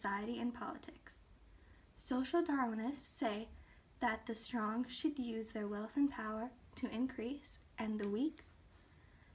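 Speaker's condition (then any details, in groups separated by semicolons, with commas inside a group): No condition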